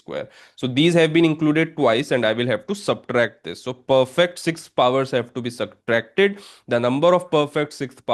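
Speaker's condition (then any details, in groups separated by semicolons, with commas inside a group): No condition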